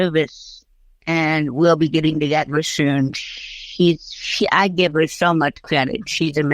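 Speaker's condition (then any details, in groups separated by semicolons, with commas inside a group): Cerebral palsy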